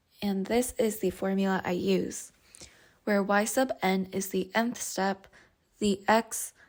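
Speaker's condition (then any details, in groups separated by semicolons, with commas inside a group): No condition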